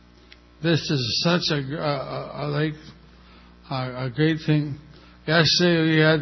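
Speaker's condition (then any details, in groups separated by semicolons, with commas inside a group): Stroke with facial paralysis; undergoing therapy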